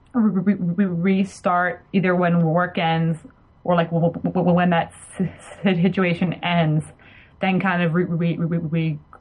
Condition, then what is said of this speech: Stuttering. But then I definitely, on this show with other people that I'm talking, I'm just like, the past 6 months, I've like totally fallen back.